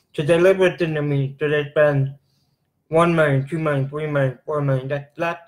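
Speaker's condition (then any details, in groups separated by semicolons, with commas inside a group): Cerebral palsy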